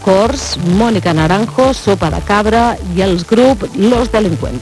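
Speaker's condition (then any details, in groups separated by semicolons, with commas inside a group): No condition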